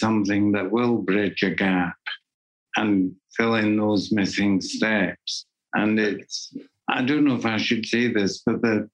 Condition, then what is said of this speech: Parkinson's disease. I used to sing. I used to do a lot in the theatre. And I can't do that anymore.